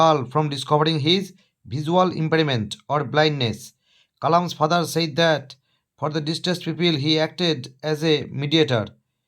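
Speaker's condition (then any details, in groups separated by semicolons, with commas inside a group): No condition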